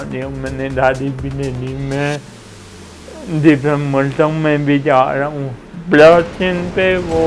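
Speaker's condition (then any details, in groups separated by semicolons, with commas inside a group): Cerebral palsy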